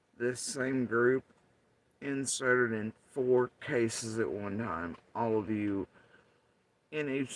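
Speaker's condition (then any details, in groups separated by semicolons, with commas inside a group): Facial paralysis after surgery; tongue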